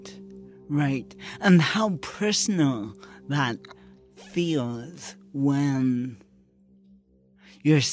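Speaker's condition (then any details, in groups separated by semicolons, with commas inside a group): Cerebral palsy; slurred speech, slurring tongue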